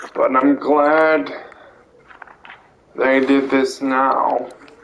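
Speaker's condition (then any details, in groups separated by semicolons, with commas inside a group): Cerebral palsy; limbs affected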